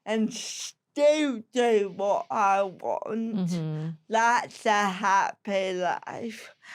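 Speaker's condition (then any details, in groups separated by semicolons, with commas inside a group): Cerebral palsy; slow speech, sounds disabled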